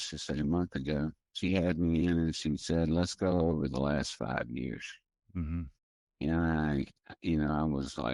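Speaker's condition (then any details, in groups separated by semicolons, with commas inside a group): Primary progressive multiple sclerosis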